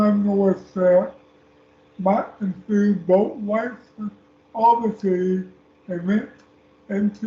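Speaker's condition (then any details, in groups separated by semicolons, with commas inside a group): Speech impairment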